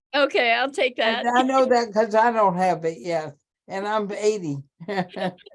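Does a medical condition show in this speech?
Yes: ALS.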